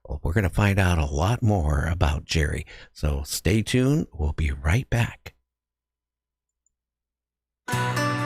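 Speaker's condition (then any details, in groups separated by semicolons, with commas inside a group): No condition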